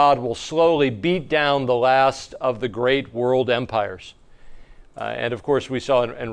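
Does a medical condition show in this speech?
No.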